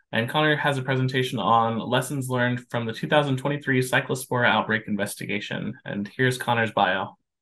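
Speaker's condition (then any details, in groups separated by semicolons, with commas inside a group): No condition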